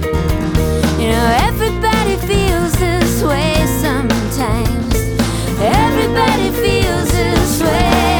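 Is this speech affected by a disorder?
No.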